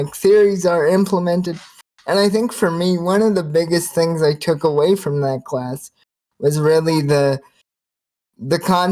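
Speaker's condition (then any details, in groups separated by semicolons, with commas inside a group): Cerebral palsy, spastic quadriplegia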